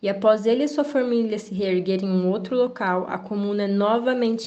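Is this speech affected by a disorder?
No.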